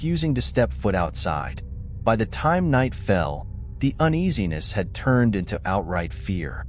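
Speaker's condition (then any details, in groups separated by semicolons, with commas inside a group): No condition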